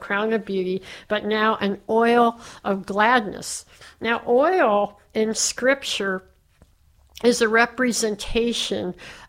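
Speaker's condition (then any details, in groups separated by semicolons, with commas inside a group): Cleft palate; speech impediment while growing up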